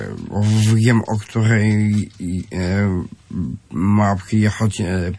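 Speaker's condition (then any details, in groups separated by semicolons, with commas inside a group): Down syndrome; genetic, trisomy 21, extra chromosome 21, from birth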